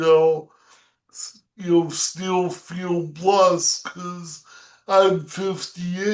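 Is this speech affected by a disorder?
Yes: cerebral palsy; present from birth.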